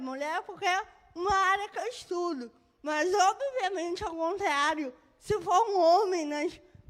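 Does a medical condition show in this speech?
Yes: cerebral palsy; birth brain injury; moderate.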